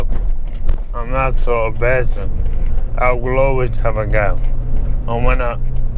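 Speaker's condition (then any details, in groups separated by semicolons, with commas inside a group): MND; synthetic voice from banked voice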